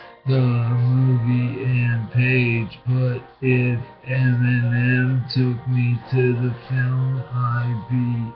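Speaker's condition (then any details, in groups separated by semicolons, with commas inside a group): Brain injury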